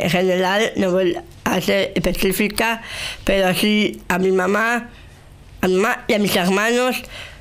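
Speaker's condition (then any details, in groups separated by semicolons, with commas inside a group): Down syndrome; age 35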